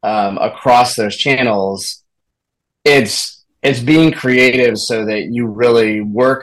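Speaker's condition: No condition

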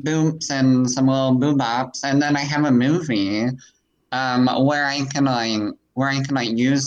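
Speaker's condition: Cleft palate; congenital cleft palate

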